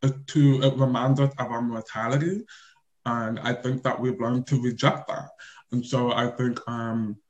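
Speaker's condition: Deaf or hard of hearing; invisible deafness, on deaf spectrum, does not hear everything, family not fluent in signing

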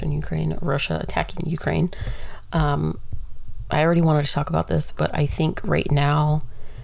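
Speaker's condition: No condition

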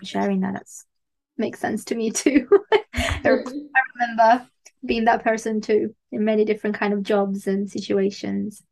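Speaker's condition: No condition

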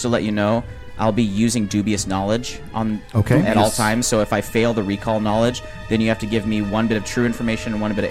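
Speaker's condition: No condition

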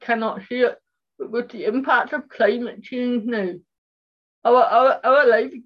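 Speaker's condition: Cerebral palsy; speech impairment

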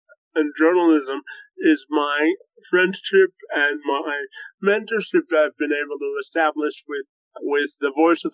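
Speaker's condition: Cerebral palsy; spastic quadriplegic, from birth, legs affected, cannot walk normally, affects muscle memory, movement and dexterity

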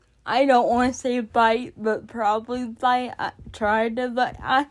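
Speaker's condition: Cerebral palsy; born addicted

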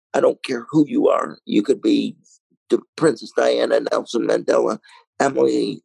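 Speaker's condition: Cerebral palsy, mild

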